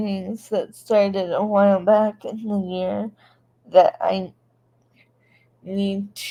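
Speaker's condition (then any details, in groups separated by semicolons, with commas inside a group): Cerebral palsy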